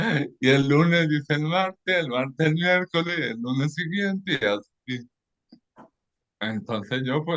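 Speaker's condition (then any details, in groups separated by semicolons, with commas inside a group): Cerebral palsy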